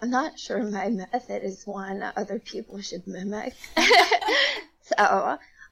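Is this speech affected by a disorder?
Yes: spasmodic dysphonia; voice cracking, may sound nervous, injections caused muteness for a month then very soft voice.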